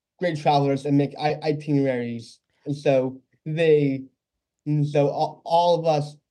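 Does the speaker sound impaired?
Yes: Down syndrome; congenital, lifelong; age 26.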